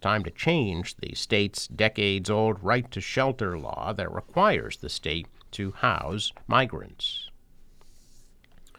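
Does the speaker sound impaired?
No.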